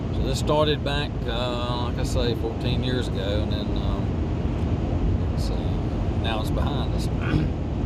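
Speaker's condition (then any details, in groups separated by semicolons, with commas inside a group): No condition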